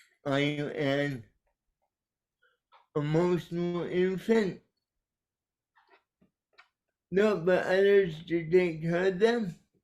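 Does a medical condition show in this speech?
Yes: cerebral palsy; caused by brainstem aneurysm.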